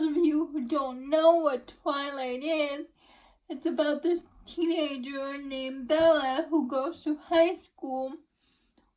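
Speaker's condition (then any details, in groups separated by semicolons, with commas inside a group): Cerebral palsy; uses wheelchair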